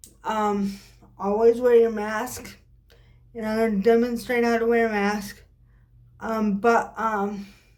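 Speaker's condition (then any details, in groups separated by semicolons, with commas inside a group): Cerebral palsy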